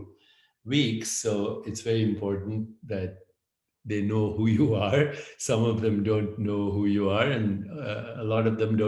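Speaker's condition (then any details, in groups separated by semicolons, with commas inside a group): No condition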